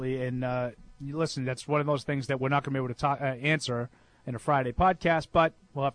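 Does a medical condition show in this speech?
No.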